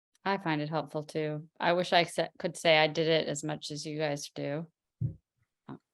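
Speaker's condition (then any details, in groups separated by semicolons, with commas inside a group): No condition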